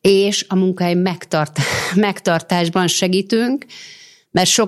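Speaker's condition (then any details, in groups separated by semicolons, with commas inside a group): No condition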